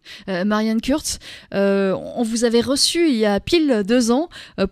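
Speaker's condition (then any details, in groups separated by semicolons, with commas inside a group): No condition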